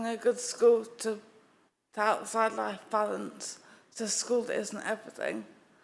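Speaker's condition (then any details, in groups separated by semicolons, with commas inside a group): Acquired brain injury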